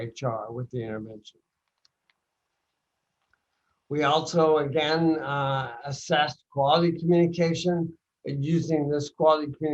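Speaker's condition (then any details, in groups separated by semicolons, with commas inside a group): Bulbar onset ALS; recently diagnosed, mild bulbar symptoms; speech affected, sounds slightly drunk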